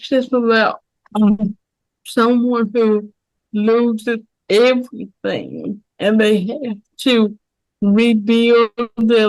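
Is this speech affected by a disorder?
Yes: cerebral palsy; speech most affected area.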